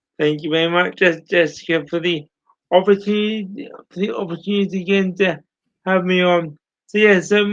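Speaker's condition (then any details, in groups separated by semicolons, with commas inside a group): Cerebral palsy; speech impairment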